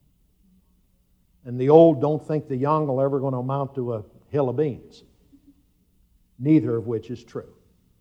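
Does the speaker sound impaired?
No.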